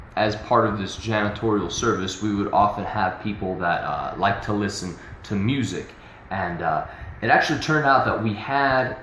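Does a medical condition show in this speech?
No.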